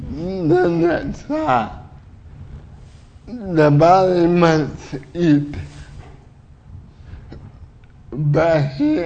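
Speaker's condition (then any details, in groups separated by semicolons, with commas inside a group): Cerebral palsy; uses wheelchair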